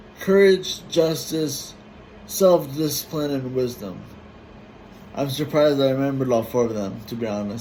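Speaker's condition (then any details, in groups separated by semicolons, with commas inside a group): Brain injury; relearned talking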